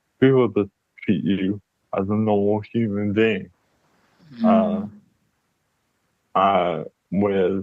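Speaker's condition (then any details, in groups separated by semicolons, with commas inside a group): Cerebral palsy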